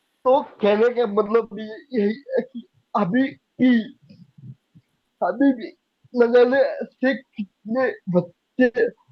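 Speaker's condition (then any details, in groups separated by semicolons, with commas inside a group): Cerebral palsy; could not speak as a child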